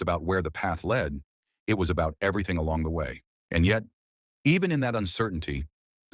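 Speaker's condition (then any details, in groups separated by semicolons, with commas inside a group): No condition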